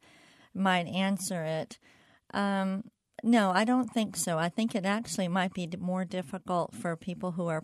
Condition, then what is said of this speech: Cleft palate. And I found that when I realized that people with Parkinson's can speak better when they use intent and put forth more effort, it actually helped my own communication disorder.